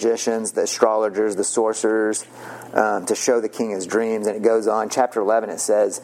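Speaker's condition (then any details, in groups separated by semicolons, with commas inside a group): No condition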